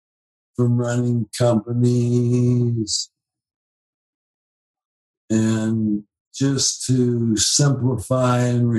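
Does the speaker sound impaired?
Yes: ALS; cramping, spasticity, fasciculations from about 5 years ago, onset age 53, throat worst, legs minimally affected; slurred speech, lost deep resonating radio voice, throat badly affected.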